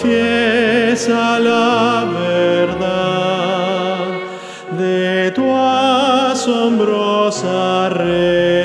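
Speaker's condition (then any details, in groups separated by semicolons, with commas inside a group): No condition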